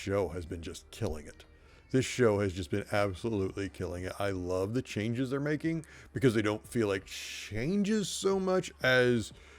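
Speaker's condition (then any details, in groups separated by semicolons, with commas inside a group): No condition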